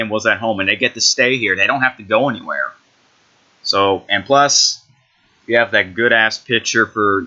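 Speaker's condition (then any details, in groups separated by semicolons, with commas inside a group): No condition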